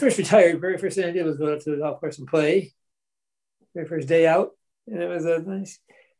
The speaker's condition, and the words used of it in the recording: Parkinson's disease. One problem I have with Parkinson's, my diaphragm doesn't seem to work as well.